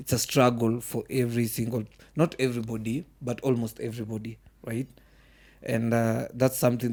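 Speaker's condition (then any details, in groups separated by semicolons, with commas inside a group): No condition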